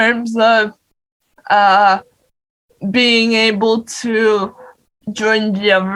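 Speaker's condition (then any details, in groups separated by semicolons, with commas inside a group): Cerebral palsy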